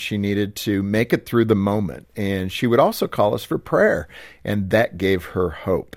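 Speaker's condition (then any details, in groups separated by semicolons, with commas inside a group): No condition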